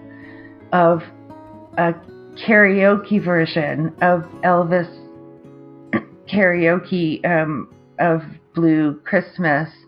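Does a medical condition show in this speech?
Yes: aphasia after stroke; in recovery, in speech therapy, aphasia improving; aphasia getting a lot better, choir singing lost with aphasia.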